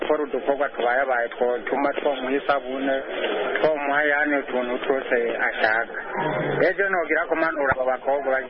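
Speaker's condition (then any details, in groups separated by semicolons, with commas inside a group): No condition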